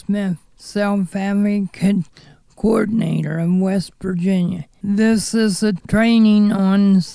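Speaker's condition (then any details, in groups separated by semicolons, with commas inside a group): Cerebral palsy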